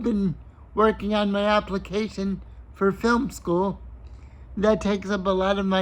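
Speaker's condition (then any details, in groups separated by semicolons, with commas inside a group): Cerebral palsy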